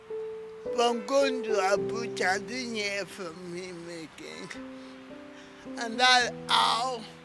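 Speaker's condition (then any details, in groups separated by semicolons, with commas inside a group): Cerebral palsy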